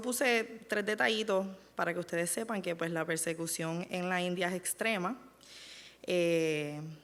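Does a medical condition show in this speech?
No.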